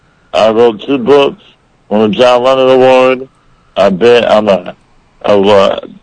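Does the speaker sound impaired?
Yes: muscular dystrophy; rare form of muscular dystrophy, about 500 people have it, from birth, age 30.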